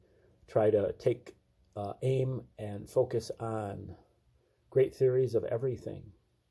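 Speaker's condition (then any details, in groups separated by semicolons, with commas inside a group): No condition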